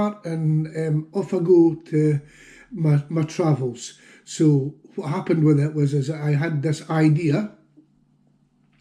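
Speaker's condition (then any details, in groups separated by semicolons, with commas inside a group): No condition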